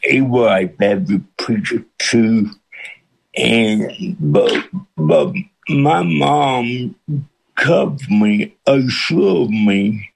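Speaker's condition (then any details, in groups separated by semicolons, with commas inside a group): Cerebral palsy with speech impediment; cerebral palsy since birth; John Hayes feared nobody could understand, audience followed within minutes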